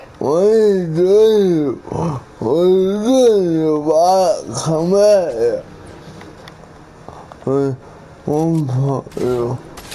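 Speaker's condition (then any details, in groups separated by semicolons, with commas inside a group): Cerebral palsy; one hand affected; atypical speech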